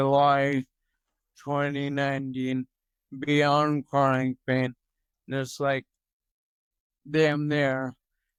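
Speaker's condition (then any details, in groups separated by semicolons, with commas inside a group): Toxic leukoencephalopathy, locked-in syndrome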